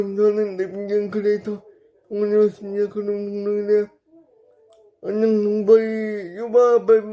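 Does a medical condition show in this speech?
Yes: brain lesion disability.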